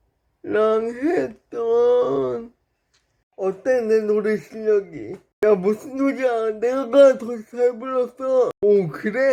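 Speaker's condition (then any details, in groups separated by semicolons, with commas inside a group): Brain lesion disability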